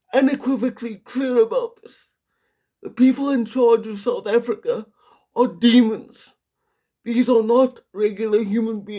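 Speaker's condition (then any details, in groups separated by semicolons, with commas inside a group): Quadriplegic cerebral palsy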